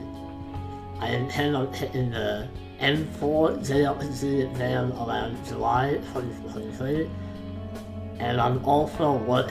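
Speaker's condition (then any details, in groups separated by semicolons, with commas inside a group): Facial palsy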